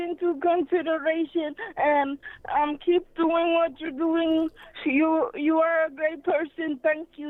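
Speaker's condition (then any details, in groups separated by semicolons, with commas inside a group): Cerebral palsy; sometimes hard to talk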